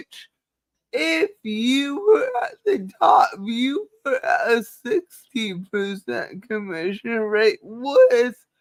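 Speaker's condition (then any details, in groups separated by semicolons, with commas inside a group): Cerebral palsy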